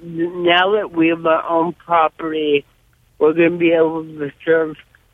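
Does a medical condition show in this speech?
Yes: cerebral palsy; severe cerebral palsy from birth.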